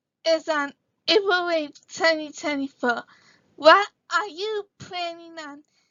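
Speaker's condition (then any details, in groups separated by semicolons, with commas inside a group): Cerebral palsy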